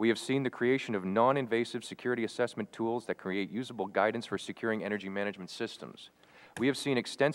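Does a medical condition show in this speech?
No.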